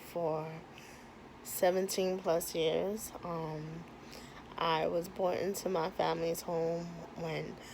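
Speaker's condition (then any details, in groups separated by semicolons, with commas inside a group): Cerebral palsy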